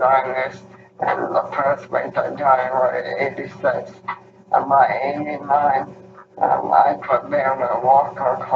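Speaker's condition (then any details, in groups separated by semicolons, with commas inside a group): ALS; over 25 years since onset, uses cannabis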